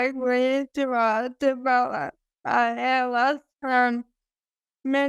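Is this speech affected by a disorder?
Yes: ALS; sporadic form, cause unknown.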